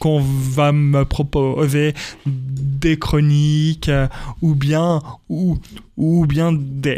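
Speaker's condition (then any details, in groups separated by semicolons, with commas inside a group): Stuttering; stuttering since early childhood at school, speech therapy helped, told elimination almost impossible; age 28, lives with stuttering and accepts it; stuttering persists, described by him as an accent; repeated sounds, prolonged sounds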